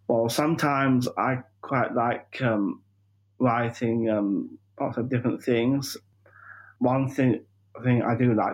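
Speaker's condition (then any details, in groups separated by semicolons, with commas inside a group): Down syndrome; 45 years old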